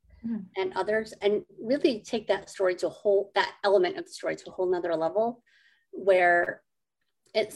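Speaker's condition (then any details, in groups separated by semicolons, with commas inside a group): Cleft lip and palate; adult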